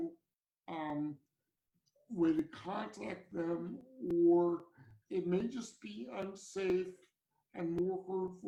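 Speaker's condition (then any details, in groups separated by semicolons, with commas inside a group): Cerebral palsy; from birth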